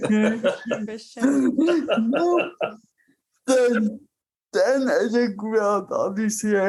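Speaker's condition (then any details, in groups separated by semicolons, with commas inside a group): Cerebral palsy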